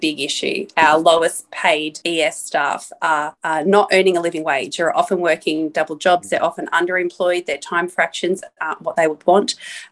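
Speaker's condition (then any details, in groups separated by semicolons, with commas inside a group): No condition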